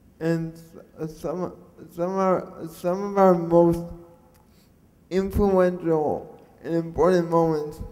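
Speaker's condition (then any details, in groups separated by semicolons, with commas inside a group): Cerebral palsy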